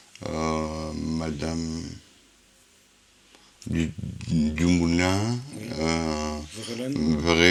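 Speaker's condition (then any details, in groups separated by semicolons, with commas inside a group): Huntington's disease; inherited, 43 repeats; affected several years, age 50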